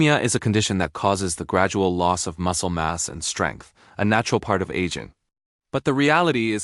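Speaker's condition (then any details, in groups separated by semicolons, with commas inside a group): No condition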